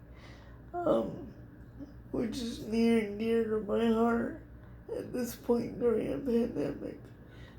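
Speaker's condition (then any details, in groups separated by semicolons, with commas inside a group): Cerebral palsy; speech somewhat affected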